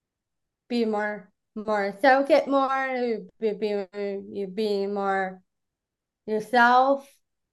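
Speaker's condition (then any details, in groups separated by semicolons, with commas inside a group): Down syndrome; Down syndrome from birth, born without esophagus, blocked bowel, surgery right after birth, cord wrapped around throat three times; 28 years old; may be a little hard to understand, mother helps a little, host understood nearly everything, host once asked for a repeat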